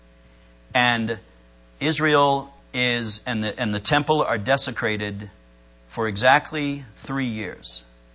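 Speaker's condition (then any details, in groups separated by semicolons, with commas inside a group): No condition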